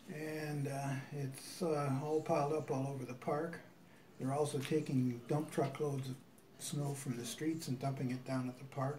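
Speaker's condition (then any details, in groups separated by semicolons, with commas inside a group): No condition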